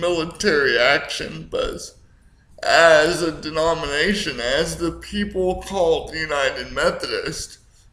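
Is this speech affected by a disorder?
Yes: cerebral palsy; speaks slower at times.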